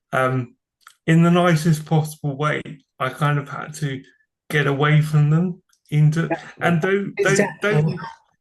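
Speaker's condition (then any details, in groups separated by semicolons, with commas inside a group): Cerebral palsy; from birth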